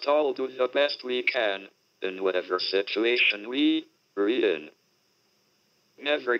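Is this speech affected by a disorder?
Yes: motor neuron disease (ALS), through a speech-generating device; diagnosed during phd at cambridge university, progressive weakness, muscle wastage, walking difficulty; body hardly works at all, causing discomfort.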